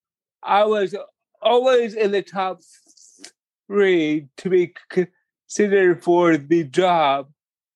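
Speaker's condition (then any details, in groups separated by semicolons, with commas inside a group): Cerebral palsy; speech impediment, talks slower, speech noticeable to listeners on phone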